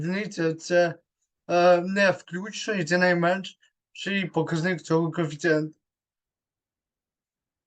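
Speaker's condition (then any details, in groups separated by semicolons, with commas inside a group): Cerebral palsy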